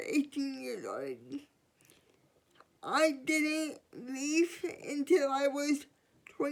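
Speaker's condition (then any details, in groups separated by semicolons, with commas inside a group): Cerebral palsy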